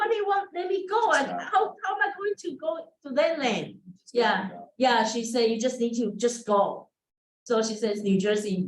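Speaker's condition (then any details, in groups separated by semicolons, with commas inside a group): No condition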